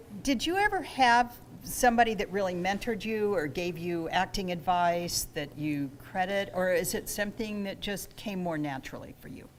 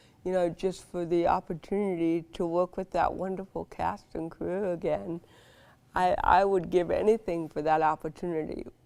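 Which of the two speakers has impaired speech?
The second: cerebral palsy; from birth, spinal surgery c1 to c7, titanium in neck.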